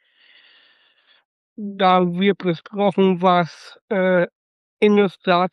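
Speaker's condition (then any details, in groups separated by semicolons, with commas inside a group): Down syndrome (Trisomie 21); congenital trisomy 21, flagged on ultrasound two days before caesarean birth, St. Vinzenz Krankenhaus Datteln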